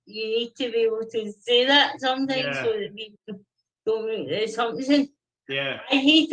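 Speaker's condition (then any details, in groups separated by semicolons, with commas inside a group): Cerebral palsy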